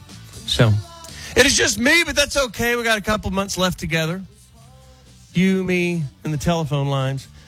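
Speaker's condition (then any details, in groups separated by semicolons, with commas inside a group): No condition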